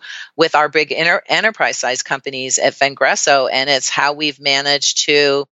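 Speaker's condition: No condition

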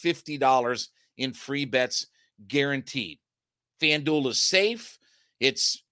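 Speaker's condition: No condition

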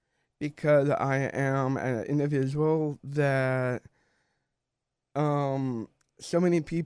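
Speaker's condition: Down syndrome

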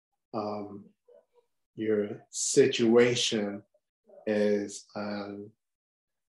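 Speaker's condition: Aphasia; aphasia caused by stroke, therapies such as occupational therapy; says cannot speak

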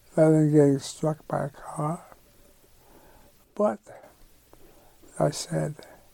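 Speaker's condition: ALS; walking problems

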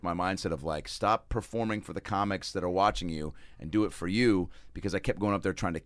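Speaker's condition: No condition

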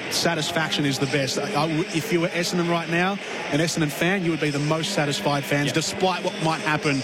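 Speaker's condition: No condition

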